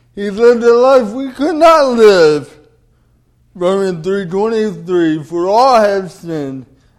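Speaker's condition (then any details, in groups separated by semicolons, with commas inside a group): Cerebral palsy; cord around neck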